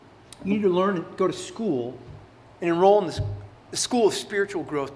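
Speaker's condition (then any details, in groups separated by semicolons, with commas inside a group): No condition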